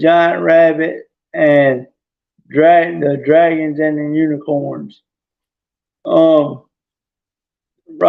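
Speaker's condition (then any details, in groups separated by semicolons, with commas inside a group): Traumatic brain injury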